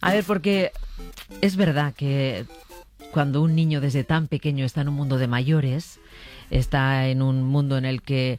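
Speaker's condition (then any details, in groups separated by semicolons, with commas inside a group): No condition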